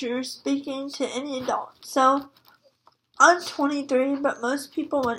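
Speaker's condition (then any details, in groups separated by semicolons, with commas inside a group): Spastic quadriplegic cerebral palsy; moderate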